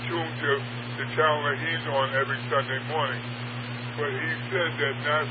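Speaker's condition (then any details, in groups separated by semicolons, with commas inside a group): Parkinson's; largely wheelchair bound, unable to get around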